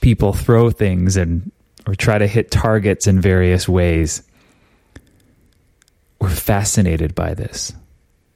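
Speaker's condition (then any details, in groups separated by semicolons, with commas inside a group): No condition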